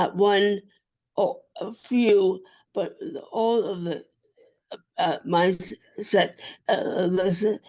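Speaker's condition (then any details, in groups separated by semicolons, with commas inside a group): Acquired brain injury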